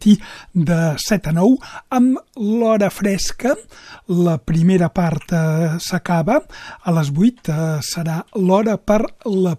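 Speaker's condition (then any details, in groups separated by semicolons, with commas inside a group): No condition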